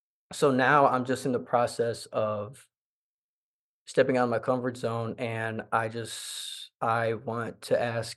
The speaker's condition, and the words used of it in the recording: Stuttering. And, you know, also, you know, there are times where, you know, like I feel like I need to hide my stutter, like if it's with friends and family.